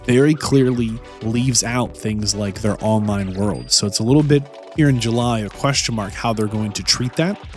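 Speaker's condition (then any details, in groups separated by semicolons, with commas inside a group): No condition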